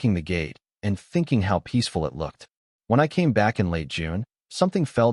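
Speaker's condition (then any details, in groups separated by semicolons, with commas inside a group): No condition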